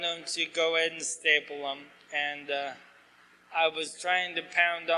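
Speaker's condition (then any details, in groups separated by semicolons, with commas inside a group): ALS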